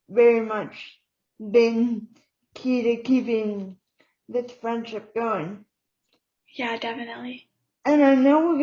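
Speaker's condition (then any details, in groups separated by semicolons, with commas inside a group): Cerebral palsy; uses wheelchair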